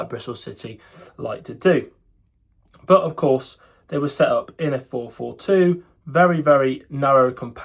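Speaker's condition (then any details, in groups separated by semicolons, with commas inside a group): No condition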